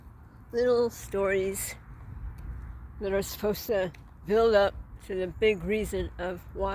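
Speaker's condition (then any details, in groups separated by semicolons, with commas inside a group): Traumatic brain injury; car accident, years ago; trouble talking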